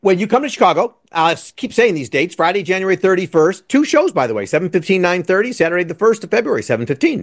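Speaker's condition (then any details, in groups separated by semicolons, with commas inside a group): No condition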